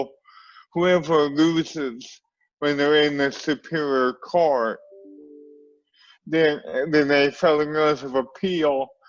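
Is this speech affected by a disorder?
Yes: cerebral palsy.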